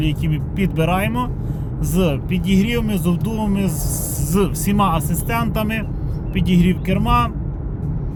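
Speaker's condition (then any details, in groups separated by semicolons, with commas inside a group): No condition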